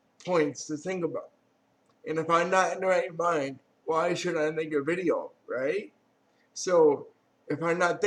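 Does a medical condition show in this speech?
Yes: cerebral palsy.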